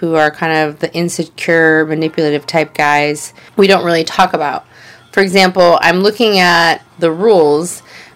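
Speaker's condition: No condition

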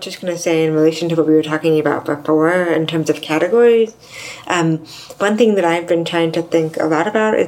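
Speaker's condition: Deafness, severe to profound; implant worse ear 34

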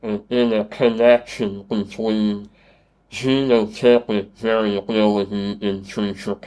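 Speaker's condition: Treacher Collins syndrome; adult, wears hearing aid, tracheostomy scar, does public speaking

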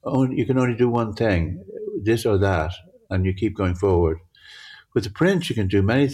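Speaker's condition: Parkinson's; altered visual perception

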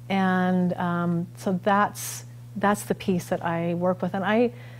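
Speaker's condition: No condition

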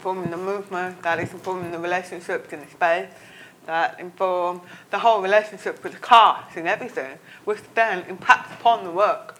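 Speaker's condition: Profound deafness; grew up oral; communicates orally, still oral

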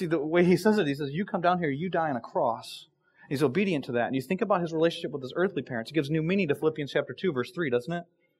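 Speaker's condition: No condition

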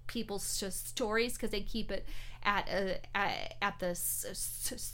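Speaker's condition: Stuttering; described as a non-apparent disability, childhood link to Wells at Children's Hospital of Oakland; stutters openly, performs stand-up as a stuttering comic; once minimized talking, did not assert voice, changed after National Stuttering Association conference; repeated sounds, prolonged sounds

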